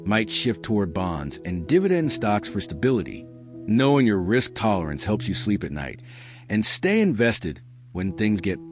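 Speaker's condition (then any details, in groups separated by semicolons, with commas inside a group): No condition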